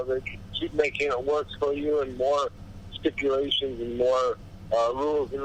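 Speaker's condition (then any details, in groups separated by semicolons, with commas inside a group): Cerebral palsy; body deteriorating with age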